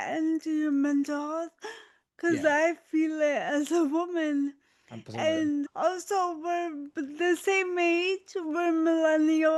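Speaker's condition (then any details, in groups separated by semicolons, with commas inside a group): Dystonia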